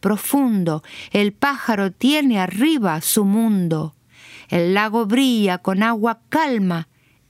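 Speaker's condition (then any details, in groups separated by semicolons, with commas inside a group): No condition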